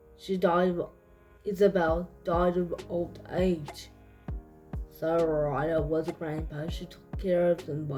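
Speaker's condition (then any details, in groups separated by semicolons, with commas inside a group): Cerebral palsy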